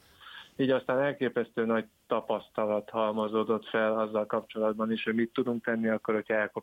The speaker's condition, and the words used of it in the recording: None; typical speech.